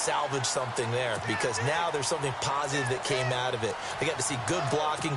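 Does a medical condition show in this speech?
No.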